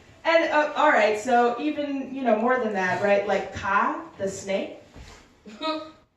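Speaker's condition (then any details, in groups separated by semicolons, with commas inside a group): No condition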